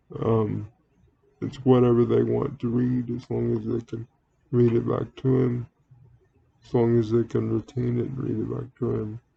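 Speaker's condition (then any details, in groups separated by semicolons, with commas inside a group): Cerebral palsy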